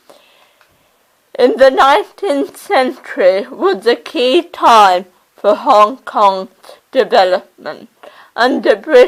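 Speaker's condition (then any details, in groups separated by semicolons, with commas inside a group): Cerebral palsy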